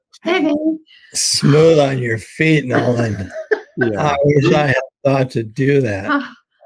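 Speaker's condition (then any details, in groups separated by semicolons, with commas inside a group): ALS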